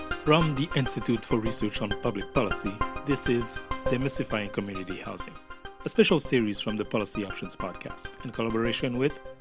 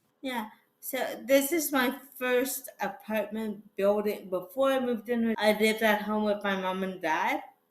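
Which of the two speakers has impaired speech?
The second: cerebral palsy; fall risk.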